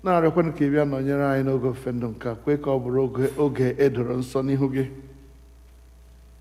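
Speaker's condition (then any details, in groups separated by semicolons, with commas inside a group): No condition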